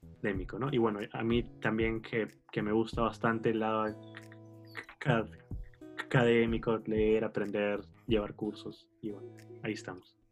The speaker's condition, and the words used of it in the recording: Stuttering. Seguir trabajando para mejorar yo y mejorar y mejorar mi comunicación y poder llegar mejor a las personas, poder luchar menos, poder tartamudear con más